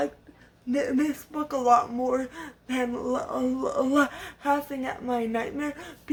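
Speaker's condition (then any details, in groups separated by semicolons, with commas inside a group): Cerebral palsy, severe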